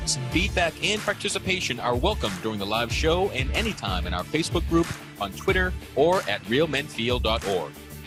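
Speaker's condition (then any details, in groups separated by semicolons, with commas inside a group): No condition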